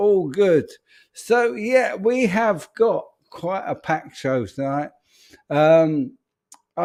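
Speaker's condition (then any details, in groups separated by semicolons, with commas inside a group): ALS; speech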